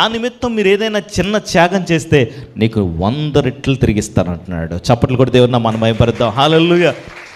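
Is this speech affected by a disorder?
No.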